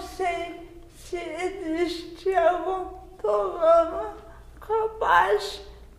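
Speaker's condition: Cerebral palsy; listeners sometimes misunderstand words

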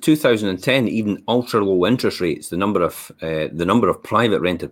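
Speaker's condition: No condition

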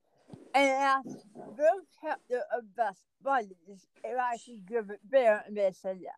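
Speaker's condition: Cerebral palsy; speech affected

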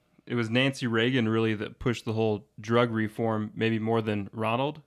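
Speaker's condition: No condition

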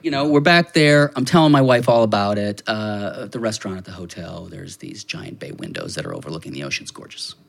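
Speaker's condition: No condition

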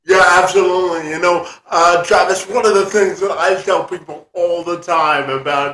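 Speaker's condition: Spastic quadriplegia cerebral palsy

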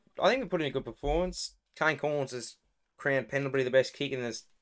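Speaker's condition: No condition

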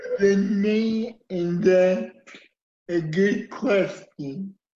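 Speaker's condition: Cerebral palsy; uses wheelchair

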